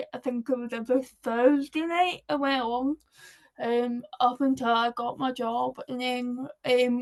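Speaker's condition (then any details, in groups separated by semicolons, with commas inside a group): Cerebral palsy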